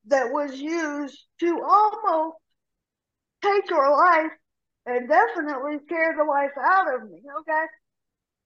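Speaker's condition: Cerebral palsy; from birth, instability causing trips, severe rotator cuff tear, formerly monthly falls needing engine 6 lift assists; steel mace and steel club training, walking while pushing grocery cart

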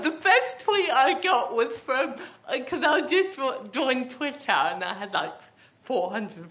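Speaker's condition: Athetoid cerebral palsy; with myotonia and ataxia

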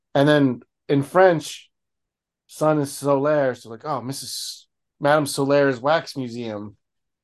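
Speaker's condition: No condition

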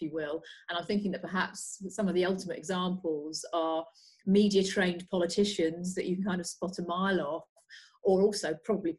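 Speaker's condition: No condition

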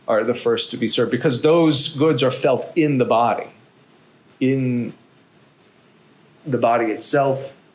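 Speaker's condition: No condition

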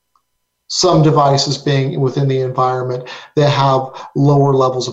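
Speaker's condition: No condition

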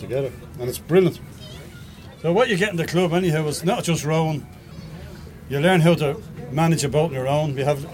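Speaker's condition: No condition

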